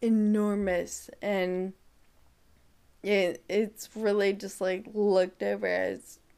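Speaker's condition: Friedreich's ataxia; about 24 years since diagnosis, age 32

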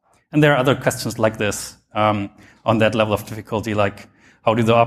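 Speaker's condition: No condition

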